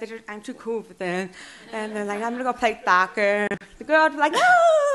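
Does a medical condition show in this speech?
Yes: deaf and hard of hearing; hearing aid, since childhood.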